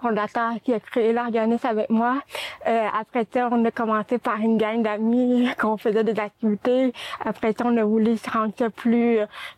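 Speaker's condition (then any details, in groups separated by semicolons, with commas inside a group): Cerebral palsy; four limbs affected, no manual dexterity, hearing problem, hearing aids both ears since age six months; needs help with daily tasks, needs accompaniment at work; speech and language disorder caused by cerebral palsy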